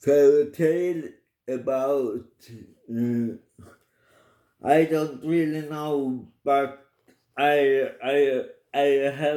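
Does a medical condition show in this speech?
Yes: cerebral palsy.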